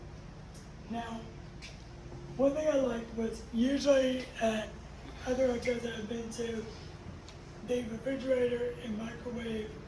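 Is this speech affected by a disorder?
Yes: cerebral palsy; uses a wheelchair.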